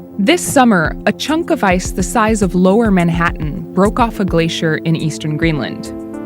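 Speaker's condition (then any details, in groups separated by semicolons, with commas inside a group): No condition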